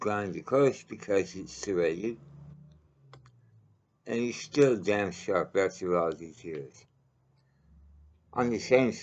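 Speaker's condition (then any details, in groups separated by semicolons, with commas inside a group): Mouth cancer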